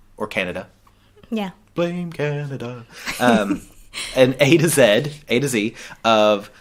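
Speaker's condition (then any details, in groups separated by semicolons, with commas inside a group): No condition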